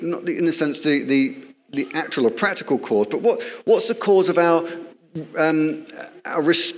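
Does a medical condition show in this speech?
No.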